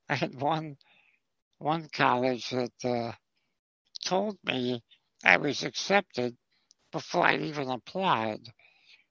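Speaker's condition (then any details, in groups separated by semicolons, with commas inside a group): Spinal muscular atrophy type 2; never walked or stood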